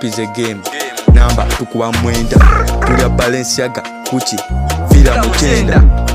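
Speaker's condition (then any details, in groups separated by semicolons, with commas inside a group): No condition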